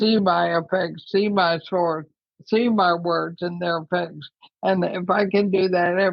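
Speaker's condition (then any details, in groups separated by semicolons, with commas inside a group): ALS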